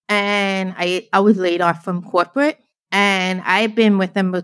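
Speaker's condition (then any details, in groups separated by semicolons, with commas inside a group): Deafblind, born deaf; about 40 degree visual field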